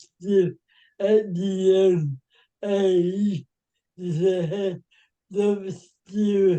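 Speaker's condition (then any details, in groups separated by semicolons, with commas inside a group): Cerebral palsy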